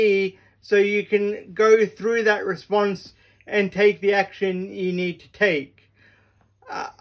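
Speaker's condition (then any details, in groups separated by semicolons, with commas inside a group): Cerebral palsy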